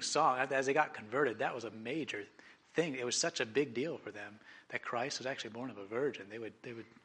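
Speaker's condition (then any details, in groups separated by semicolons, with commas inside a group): No condition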